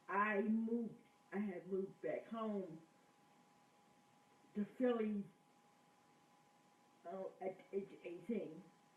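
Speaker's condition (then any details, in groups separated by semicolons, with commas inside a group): Cerebral palsy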